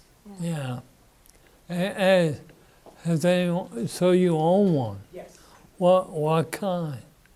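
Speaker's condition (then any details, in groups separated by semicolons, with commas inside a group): Parkinson's disease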